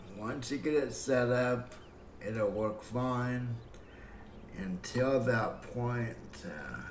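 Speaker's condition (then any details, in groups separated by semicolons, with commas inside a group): Cerebral palsy; breathing fine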